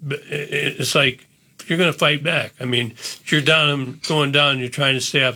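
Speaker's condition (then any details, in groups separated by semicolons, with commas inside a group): Parkinson's disease; posture and gait changes, earlier neck and shoulder surgeries missed diagnosis; once could not speak on live TV, diagnosed 2 days later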